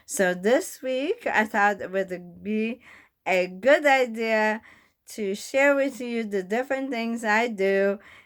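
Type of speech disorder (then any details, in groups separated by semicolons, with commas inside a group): Bulbar dysarthria; bulbar onset ALS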